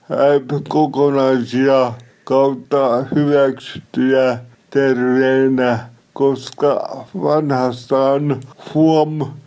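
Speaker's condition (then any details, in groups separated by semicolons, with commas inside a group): Cerebral palsy; somewhat unclear, self-described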